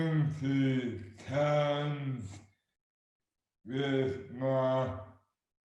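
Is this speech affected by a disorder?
Yes: dystonia; affects hands and speech.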